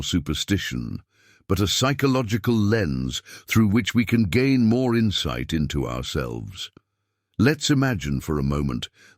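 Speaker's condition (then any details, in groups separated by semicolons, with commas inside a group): No condition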